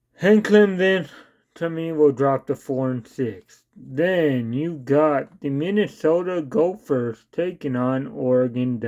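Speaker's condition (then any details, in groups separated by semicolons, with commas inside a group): Cerebral palsy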